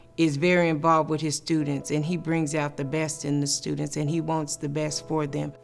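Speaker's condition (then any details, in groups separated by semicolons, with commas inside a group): No condition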